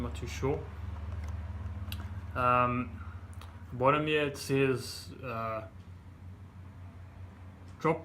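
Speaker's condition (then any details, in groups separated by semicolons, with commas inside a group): No condition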